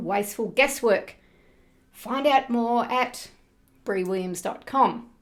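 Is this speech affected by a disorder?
No.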